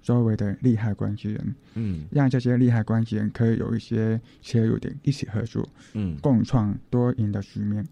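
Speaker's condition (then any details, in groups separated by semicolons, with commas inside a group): Hearing impairment; wears hearing aids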